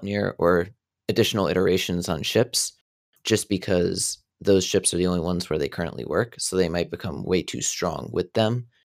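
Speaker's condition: No condition

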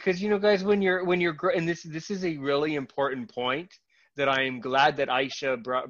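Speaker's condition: No condition

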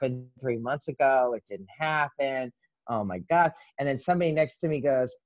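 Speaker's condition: No condition

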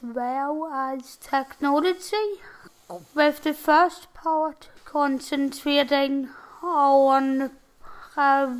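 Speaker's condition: Tracheostomy and ventilator dependent

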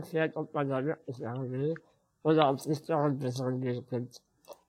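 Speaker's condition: Spinal muscular atrophy; spinal muscular atrophy since birth

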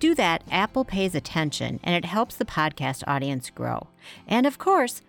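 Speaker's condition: No condition

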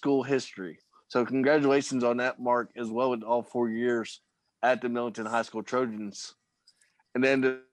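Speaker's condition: No condition

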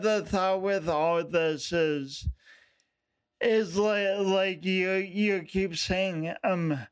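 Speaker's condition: Speech impediment; still has speech impediment, speaks publicly

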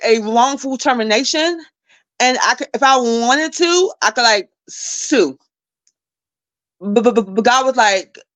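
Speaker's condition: Stuttering; repeated sounds, prolonged sounds

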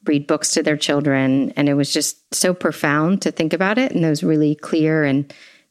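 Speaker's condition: No condition

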